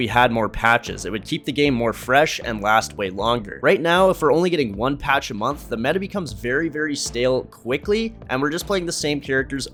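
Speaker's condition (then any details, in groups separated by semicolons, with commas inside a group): No condition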